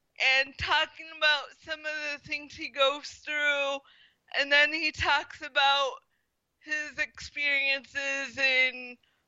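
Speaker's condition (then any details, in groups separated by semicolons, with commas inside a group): Spastic quadriplegic cerebral palsy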